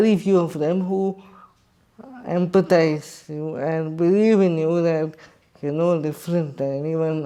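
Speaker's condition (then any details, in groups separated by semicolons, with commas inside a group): Cerebral palsy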